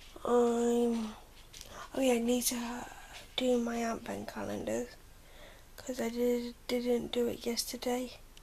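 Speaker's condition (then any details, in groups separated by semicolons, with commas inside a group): Cerebral palsy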